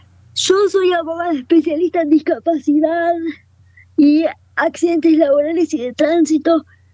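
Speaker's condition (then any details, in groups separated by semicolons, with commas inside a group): Cerebral palsy, quadriparesis; speech affected along with mobility, confirmed by speaker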